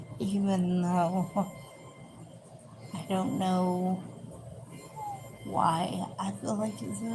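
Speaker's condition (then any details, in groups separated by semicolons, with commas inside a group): Cerebral palsy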